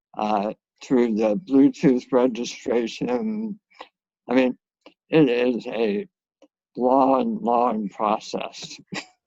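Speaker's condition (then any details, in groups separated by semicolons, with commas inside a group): Head and neck cancer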